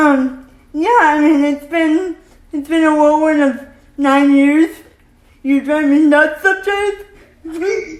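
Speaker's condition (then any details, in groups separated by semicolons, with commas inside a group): Cerebral palsy; can speak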